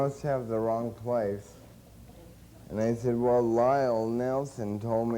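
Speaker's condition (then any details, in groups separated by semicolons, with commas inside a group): Cerebral palsy; since birth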